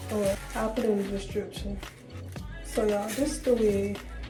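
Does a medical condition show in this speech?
No.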